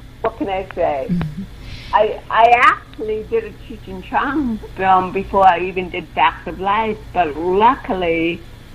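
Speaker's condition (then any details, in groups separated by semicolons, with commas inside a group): Cerebral palsy; involuntary movements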